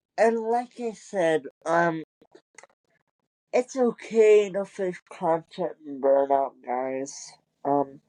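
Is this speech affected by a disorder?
Yes: cerebral palsy; wheelchair user.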